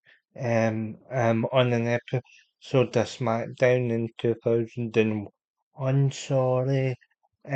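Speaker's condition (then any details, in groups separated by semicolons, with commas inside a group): Cerebral palsy; unable to walk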